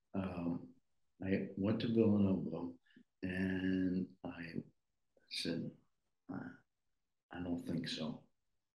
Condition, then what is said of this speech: Aphasia. Do whatever, has helped his brain function to speed up. Which has helped his speech to speed up.